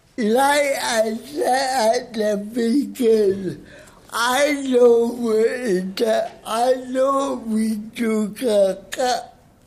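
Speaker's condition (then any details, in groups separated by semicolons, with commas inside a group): Cerebral palsy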